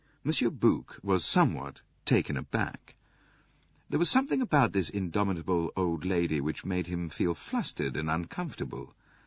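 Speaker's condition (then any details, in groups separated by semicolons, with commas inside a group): No condition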